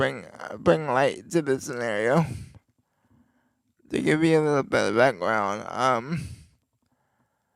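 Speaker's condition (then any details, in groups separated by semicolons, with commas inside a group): Cerebral palsy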